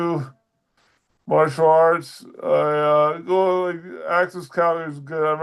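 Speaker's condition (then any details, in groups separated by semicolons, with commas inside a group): Dysarthria; weaker speech muscles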